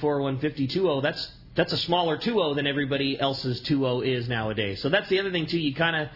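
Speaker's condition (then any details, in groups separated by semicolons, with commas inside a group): No condition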